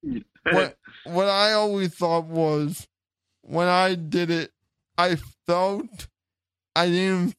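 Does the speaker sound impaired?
Yes: cerebral palsy; since childhood, wheelchair user, chair lifted onto stage by four men.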